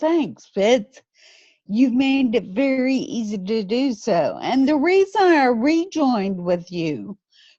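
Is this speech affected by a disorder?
Yes: Friedreich's ataxia; metabolic component, likened to MS combined with ALS.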